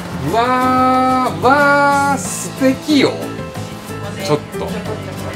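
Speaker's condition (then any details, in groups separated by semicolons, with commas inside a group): No condition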